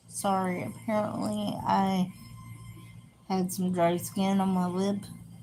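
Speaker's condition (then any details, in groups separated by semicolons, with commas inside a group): Cerebral palsy; head often turned sideways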